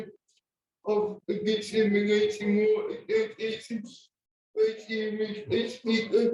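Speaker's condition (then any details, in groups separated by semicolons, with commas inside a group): Cerebral palsy, spastic and dyskinetic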